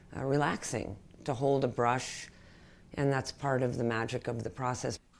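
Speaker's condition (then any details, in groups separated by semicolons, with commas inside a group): No condition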